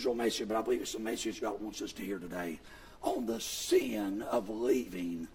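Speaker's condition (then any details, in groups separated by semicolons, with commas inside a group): Vocal fold paralysis, bilateral; speaks with false vocal folds; both vocal cords paralyzed, do not come together, move or vibrate, false folds compensate for voicing; voice worse than before, Kermit-the-Frog-like, irritating, pushes much air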